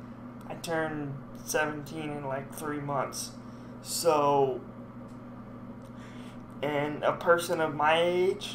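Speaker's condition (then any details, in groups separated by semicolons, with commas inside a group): Cerebral palsy; affects muscle movement, intellect unaffected, eight major surgeries; diagnosed around age one, last major surgery six years ago; speech sometimes affected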